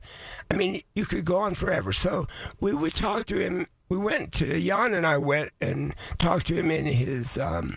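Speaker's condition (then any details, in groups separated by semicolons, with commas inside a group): Voice changed after vocal cord surgery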